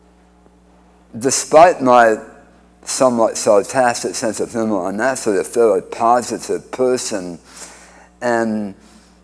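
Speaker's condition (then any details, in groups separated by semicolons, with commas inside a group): Speech impediment after cancer surgery; radiation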